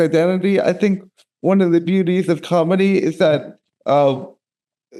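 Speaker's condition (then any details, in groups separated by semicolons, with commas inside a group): Cerebral palsy; speech affected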